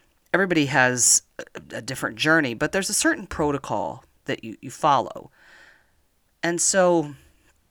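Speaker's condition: No condition

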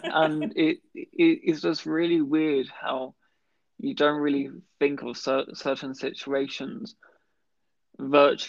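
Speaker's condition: Stammering; lifelong, delayed first word, severe in childhood, feared never speaking, taught sign symbols, weekly speech therapy first 10 years; worse with anxiety, avoids certain words, substitutes stammer-friendly words, pre-writes questions with stammer-friendly words; repeated sounds

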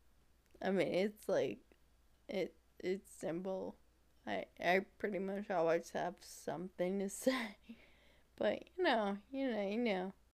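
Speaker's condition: Friedreich's ataxia; wheelchair user

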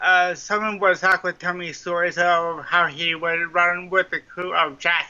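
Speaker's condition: Cerebral palsy, mild; speech impairment, likens own voice to drive-through speaker box, may sound drunk

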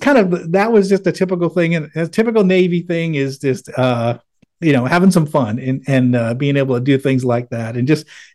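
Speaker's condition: No condition

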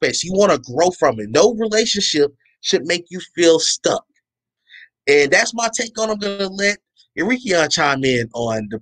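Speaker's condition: No condition

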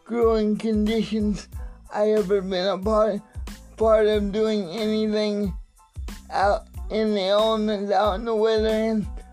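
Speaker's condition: Cerebral palsy; cannot read article himself, mother reads it

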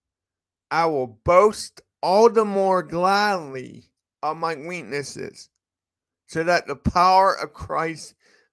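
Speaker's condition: Cerebral palsy; walks with a limp

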